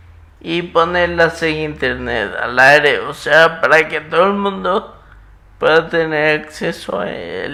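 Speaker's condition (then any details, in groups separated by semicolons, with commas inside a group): Muscular dystrophy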